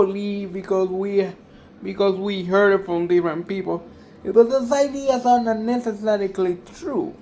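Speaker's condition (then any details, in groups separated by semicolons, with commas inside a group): Cerebral palsy; difficulty maintaining balance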